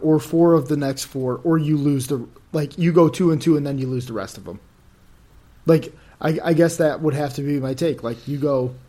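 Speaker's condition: No condition

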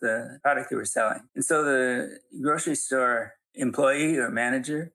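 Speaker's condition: Parkinson's; Parkinson's diagnosed about 6.5 years earlier, gradually somewhat worse, not debilitating; handwriting difficult, typing less accurate, things slower, still able to function; still teaching and speaking publicly

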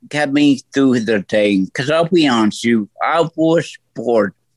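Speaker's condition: Stroke; voice altered since stroke, lasting effect

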